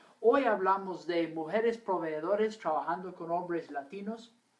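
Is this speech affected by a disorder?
No.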